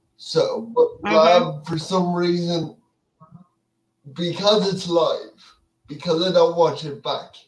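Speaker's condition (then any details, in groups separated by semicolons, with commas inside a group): Cerebral palsy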